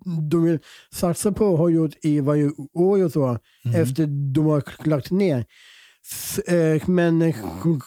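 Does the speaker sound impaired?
Yes: Down syndrome; present from birth.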